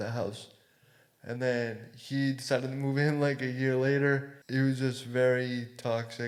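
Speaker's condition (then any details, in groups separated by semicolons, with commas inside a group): Cerebral palsy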